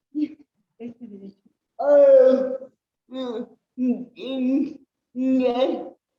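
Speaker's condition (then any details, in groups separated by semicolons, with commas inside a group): Cerebral palsy; since birth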